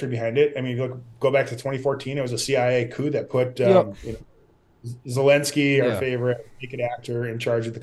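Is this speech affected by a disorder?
No.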